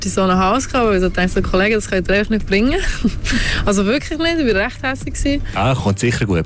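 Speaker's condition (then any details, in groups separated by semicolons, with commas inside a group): No condition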